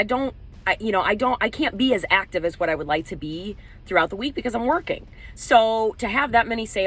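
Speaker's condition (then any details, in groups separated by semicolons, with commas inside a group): No condition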